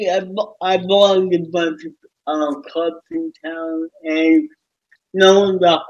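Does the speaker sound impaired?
Yes: cerebral palsy; from birth, stuck in mother's birth canal, oxygen loss, off balance and coordination, wheelchair user, childhood therapy; big speech impediment, called his accent, understandable after familiarity.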